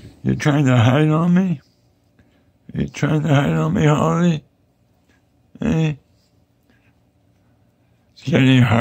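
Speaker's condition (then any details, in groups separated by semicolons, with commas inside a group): Oral cancer; base of tongue, lymph nodes, neck radiation, chemotherapy, dental implants; sounds drunk, right tongue paralyzed, purees only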